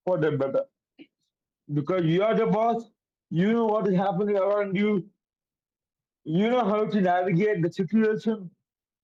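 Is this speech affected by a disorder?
Yes: cerebral palsy; affects coordination.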